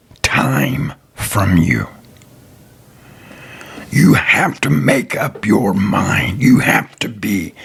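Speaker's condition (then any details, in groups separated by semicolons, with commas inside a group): Throat cancer survivor; tracheostomy tube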